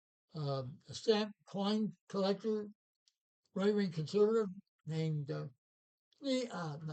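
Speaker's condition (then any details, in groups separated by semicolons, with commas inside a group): Parkinson's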